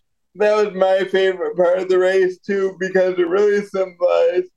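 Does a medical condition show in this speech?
Yes: cerebral palsy; congenital, born prematurely at 29 weeks, diagnosed within weeks, brain-muscle disconnect, worse lower in body, walks with walker.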